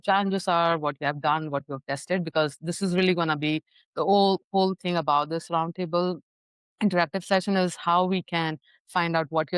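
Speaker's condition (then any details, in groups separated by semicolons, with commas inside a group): No condition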